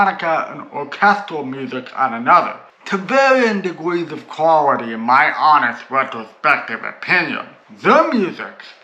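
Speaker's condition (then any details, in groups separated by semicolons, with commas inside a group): Cerebral palsy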